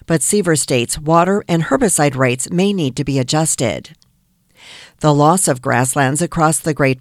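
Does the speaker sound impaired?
No.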